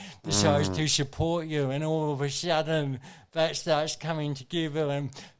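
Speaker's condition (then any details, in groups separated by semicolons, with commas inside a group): Cerebral palsy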